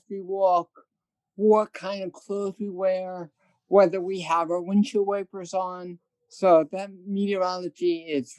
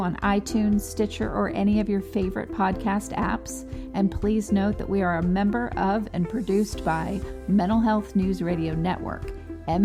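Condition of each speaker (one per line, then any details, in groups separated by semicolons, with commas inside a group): Cerebral palsy; present from birth, hearing loss
No condition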